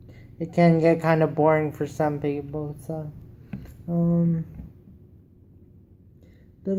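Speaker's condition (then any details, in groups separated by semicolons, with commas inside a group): Cerebral palsy; wheelchair user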